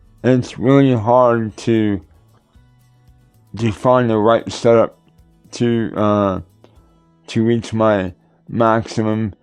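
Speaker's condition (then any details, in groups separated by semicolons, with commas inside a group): Cerebral palsy; tends to mess up words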